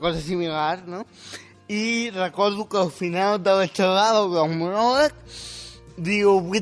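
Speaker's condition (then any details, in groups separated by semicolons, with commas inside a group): Spastic quadriplegic cerebral palsy; age 18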